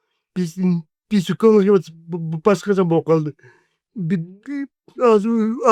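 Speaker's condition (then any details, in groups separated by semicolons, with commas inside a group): Cerebral palsy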